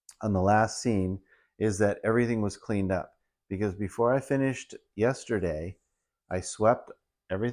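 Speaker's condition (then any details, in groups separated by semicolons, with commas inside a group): No condition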